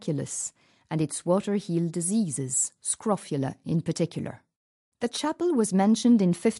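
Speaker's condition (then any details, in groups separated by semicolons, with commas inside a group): No condition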